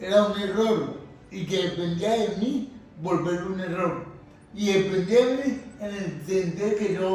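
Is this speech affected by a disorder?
Yes: cerebral palsy; difficulty speaking.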